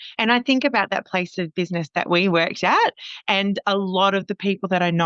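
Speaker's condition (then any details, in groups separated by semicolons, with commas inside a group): No condition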